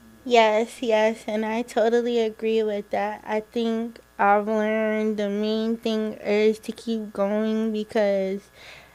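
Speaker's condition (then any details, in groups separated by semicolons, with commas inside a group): Cerebral palsy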